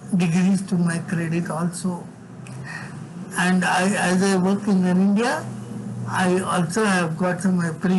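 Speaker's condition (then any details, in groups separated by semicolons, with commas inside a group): Severe cerebral palsy; from birth, involuntary tremors whole body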